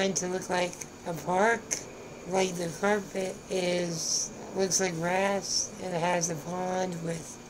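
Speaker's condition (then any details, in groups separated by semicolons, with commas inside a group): Spinal muscular atrophy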